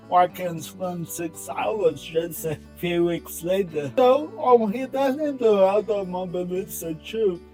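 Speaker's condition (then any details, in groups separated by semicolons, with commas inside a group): Cerebral palsy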